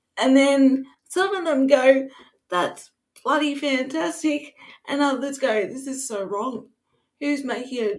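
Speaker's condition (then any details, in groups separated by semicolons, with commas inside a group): Cerebral palsy; wheelchair user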